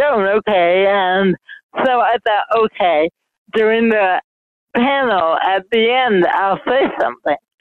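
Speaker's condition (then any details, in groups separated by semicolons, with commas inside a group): Mild cerebral palsy; speech affected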